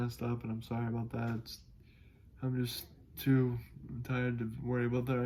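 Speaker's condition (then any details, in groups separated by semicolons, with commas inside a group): Cerebral palsy; able to speak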